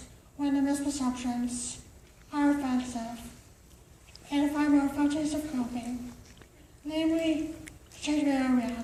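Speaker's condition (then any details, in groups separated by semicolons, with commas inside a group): Cerebral palsy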